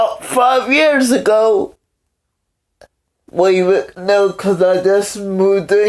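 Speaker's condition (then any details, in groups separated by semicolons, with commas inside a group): Cerebral palsy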